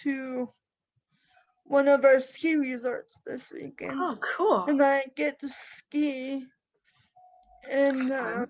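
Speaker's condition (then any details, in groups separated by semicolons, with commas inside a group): Cerebral palsy; present from birth, wheelchair user; trunk control difficulty, ongoing physical therapy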